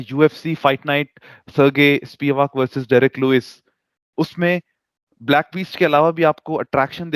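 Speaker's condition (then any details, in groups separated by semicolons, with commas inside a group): No condition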